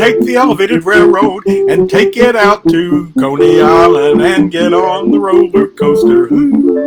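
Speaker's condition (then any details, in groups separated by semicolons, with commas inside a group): No condition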